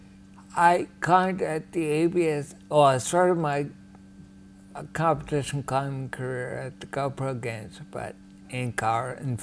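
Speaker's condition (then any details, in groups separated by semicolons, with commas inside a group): Ataxia; rare, progressive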